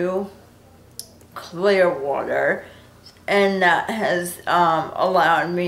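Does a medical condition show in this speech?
Yes: cerebral palsy.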